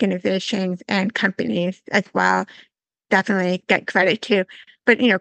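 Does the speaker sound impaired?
Yes: severe to profound hearing loss; learned to listen and speak through early intervention in England.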